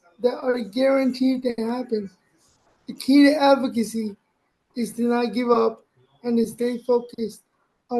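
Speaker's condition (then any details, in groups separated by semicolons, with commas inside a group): Cerebral palsy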